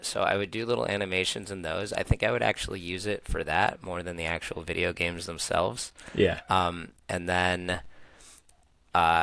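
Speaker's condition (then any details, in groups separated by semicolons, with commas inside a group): No condition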